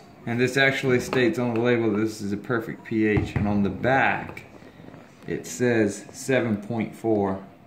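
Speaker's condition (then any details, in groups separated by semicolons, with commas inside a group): No condition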